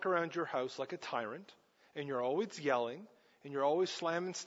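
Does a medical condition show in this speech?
No.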